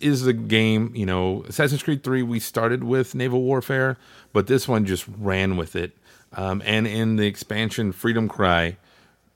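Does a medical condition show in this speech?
No.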